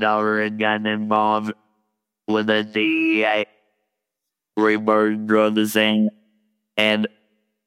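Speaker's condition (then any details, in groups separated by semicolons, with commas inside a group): Laryngectomy, total laryngectomy with electrolarynx; voice box removed for laryngeal cancer from smoking cigarettes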